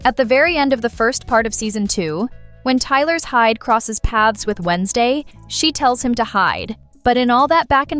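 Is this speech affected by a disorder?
No.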